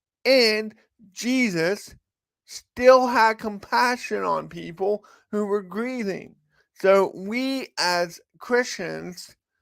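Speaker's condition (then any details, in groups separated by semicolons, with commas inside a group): Cerebral palsy; from birth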